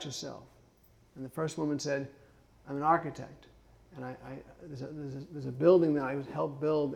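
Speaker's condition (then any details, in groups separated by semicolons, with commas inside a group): Parkinson's; fatigue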